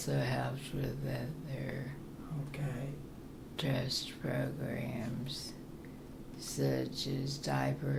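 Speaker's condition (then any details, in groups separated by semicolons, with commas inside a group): Parkinson's; very soft, low voice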